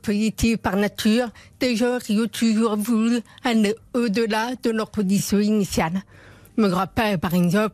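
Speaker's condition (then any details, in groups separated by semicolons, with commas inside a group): Profound congenital deafness; implant partly misplaced, third of electrodes in middle ear, lip-reads, phone via apps, first call at 36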